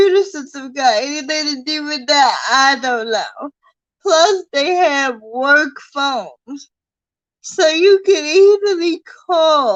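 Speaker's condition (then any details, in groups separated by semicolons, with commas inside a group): Cerebral palsy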